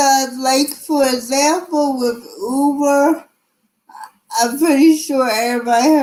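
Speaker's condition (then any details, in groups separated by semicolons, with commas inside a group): Cerebral palsy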